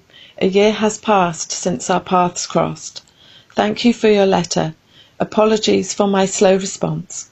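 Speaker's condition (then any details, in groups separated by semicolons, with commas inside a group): No condition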